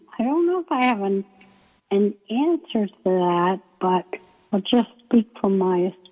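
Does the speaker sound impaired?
Yes: ALS; first symptoms subtle in right foot, onset during pre-doctoral internship at VA, wheelchair user, transfer board; about three years since onset, two since diagnosis, can no longer transfer self; weak breathing muscles, hard to speak, may sound weak or unclear, paces speech with breathing, slowing, pausing.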